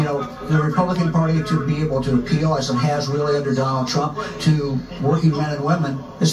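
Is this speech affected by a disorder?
No.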